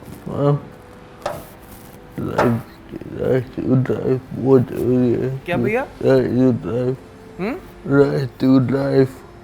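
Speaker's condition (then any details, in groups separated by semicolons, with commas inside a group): Severe traumatic brain injury; extensive brain damage, past tracheostomy, feeding tube, rigid deformed limbs; recovered from vegetative state, five years post-injury, stands with support; once unable to speak, communication regained, now eats by mouth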